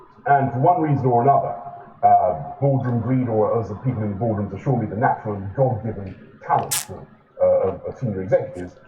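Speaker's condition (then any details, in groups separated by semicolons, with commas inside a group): No condition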